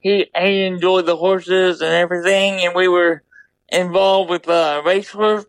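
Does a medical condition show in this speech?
Yes: double hemiplegia cerebral palsy; right side weaker than left, left brain involvement, horse therapy since age 5.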